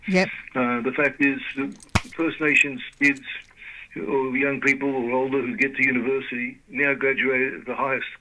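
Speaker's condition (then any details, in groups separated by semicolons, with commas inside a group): Parkinson's disease; diagnosed 2019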